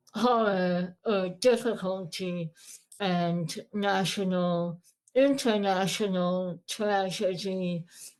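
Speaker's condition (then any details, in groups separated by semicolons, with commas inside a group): Moebius syndrome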